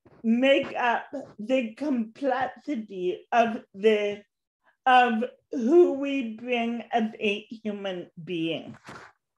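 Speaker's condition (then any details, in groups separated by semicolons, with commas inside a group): Cerebral palsy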